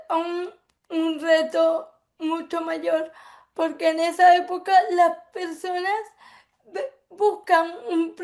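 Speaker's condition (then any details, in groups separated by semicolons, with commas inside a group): Cerebral palsy; from birth; affects speech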